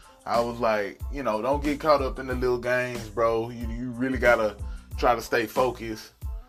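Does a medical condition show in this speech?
No.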